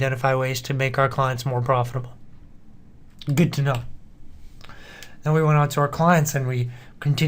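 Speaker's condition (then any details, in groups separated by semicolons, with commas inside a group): No condition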